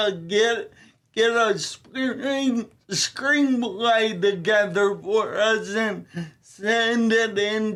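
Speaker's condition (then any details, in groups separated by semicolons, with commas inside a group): Ataxia telangiectasia; rare muscular dystrophy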